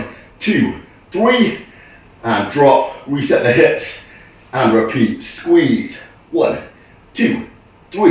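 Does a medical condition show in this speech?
No.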